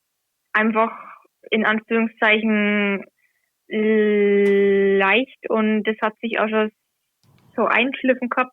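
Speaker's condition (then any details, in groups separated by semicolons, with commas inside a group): Stuttering; covert stuttering for many years, aware from about age 10, hidden until 21; openly stuttering, regularly reads scripture aloud in church since January last year, nervous beforehand; not stutter-free when reading aloud, anticipates difficult words in advance, avoided words, trouble with t-words; repeated sounds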